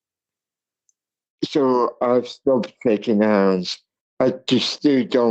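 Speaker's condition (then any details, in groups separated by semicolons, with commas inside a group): Cerebral palsy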